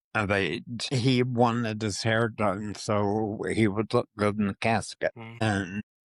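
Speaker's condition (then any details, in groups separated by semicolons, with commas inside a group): Parkinson's disease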